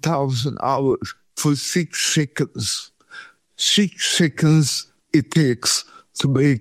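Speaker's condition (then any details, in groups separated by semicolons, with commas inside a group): Cerebral palsy; pain returns in Sweden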